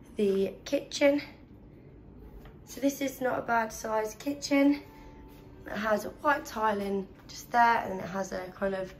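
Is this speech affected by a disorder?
No.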